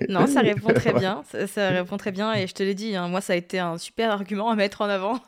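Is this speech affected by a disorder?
No.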